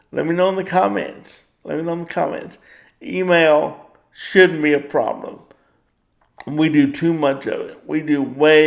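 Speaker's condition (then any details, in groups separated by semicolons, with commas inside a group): Cerebral palsy; power wheelchair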